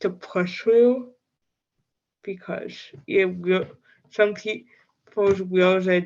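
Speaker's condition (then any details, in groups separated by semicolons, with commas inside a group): Cerebral palsy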